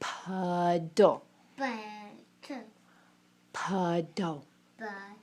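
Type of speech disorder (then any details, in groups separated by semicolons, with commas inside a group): Childhood apraxia of speech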